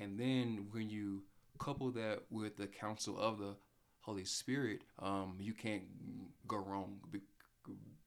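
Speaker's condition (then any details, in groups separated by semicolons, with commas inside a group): Stuttering; only stutterer on either mother's or father's side of family; still stutters; stutters when talking, speech problem audible, cannot be hidden when speaking; blocks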